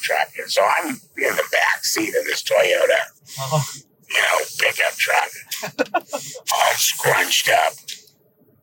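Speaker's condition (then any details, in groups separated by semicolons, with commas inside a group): Laryngectomy; 6.5 days intensive care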